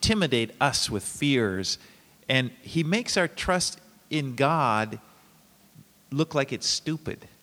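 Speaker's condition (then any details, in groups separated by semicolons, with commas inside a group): No condition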